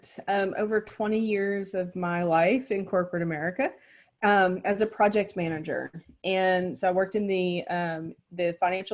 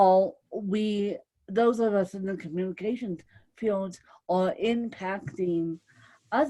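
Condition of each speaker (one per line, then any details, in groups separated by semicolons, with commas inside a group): No condition
Cerebral palsy, mixed, moderate; hip operation, hips used abnormally; wet cough, night breathlessness, masks hinder breathing, speech therapy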